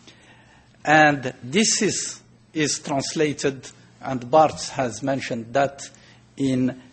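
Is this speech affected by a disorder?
No.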